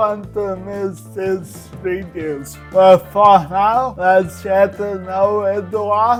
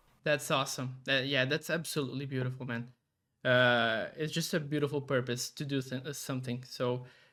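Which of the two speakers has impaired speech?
The first: cerebral palsy; lack of oxygen at birth, fine motor impairment, cannot handwrite.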